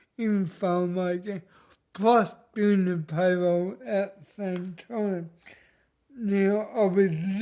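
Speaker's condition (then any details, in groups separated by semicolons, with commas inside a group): Cerebral palsy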